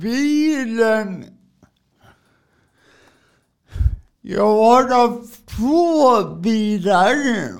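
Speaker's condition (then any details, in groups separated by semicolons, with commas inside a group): Cerebral palsy; from birth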